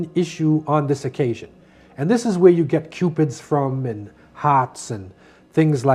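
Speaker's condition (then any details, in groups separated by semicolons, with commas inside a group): No condition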